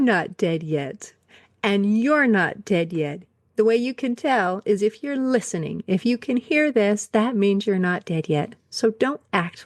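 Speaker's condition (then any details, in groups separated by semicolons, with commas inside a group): No condition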